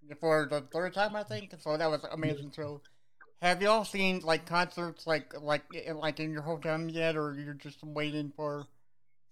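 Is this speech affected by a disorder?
Yes: cerebral palsy; cerebral palsy since birth, knee pain.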